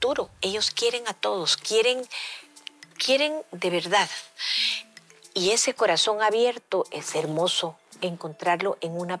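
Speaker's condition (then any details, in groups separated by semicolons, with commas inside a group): No condition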